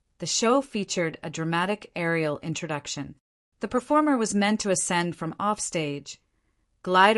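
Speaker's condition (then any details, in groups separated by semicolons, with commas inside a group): No condition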